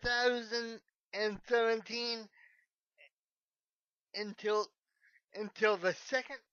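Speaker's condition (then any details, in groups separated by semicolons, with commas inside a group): Cerebral palsy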